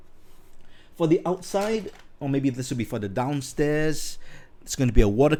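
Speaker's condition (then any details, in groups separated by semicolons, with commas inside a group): No condition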